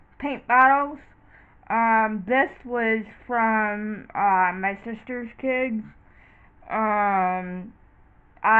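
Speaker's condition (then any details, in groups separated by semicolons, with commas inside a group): Cerebral palsy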